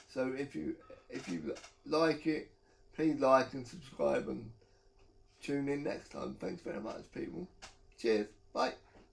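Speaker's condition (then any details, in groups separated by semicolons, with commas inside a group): Cerebral palsy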